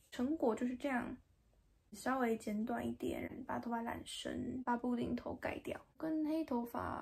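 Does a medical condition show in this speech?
No.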